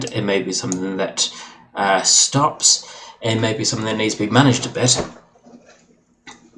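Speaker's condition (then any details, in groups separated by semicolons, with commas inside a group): No condition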